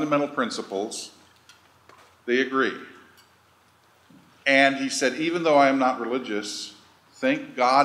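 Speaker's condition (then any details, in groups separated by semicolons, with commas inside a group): No condition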